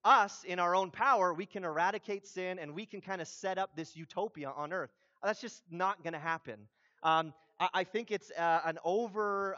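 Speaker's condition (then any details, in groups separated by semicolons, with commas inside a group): No condition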